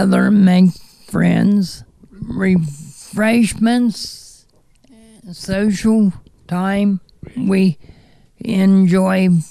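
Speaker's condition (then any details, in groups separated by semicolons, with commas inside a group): Cerebral palsy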